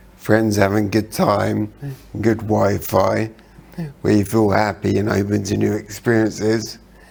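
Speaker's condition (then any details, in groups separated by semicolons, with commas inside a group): Traumatic brain injury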